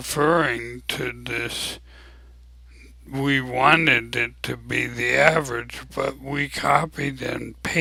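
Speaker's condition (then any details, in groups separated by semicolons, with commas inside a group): ALS; abnormally slow voice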